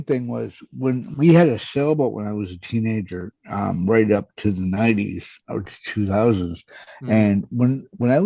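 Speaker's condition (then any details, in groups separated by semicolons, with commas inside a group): Cerebral palsy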